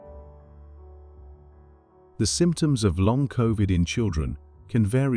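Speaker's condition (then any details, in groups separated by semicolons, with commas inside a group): No condition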